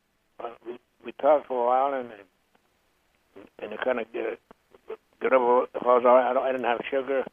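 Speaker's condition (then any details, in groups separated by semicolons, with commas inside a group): Parkinson's disease; cause unknown, left side slow like stroke, different gait, tripping and falling risk, weaving when driving, worsening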